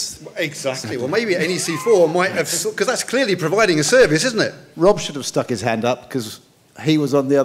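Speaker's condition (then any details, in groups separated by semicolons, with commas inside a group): No condition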